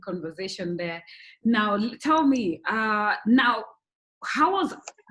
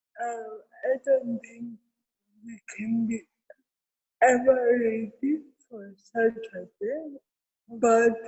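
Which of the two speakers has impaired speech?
The second: cerebral palsy; therapy from six months old.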